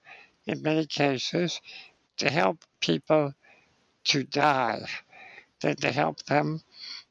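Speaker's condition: Spinal muscular atrophy; lifelong wheelchair use

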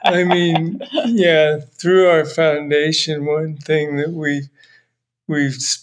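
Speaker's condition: Parkinson's; young onset Parkinson's, first sign tremor, unable to hold microphone, unsteady on feet; diagnosed 20 years ago, forced exercise and cycling as therapy; voice audibly affected now, earlier slowed speech, trouble speaking English some days, voice problems limit storytelling

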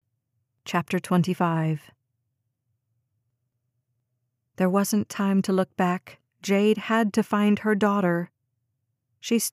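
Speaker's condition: No condition

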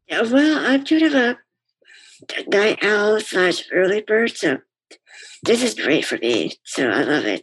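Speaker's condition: Muscular dystrophy; uses wheelchair

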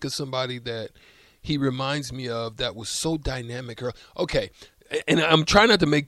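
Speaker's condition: No condition

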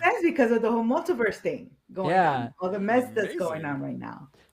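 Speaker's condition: No condition

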